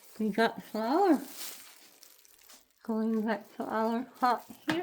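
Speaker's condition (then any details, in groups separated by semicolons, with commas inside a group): Head and neck cancer; tracheostomy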